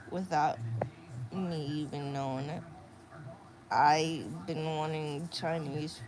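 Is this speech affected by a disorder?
Yes: cerebral palsy.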